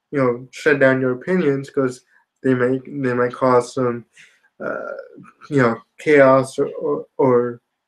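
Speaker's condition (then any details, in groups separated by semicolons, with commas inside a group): Spastic quadriplegia cerebral palsy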